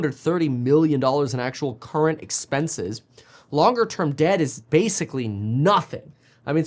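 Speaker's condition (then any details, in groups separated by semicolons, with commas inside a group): No condition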